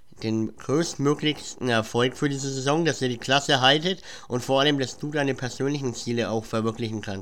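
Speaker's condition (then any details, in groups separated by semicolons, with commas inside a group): Cleft palate; says cannot pronounce country name Guatemala because of cleft palate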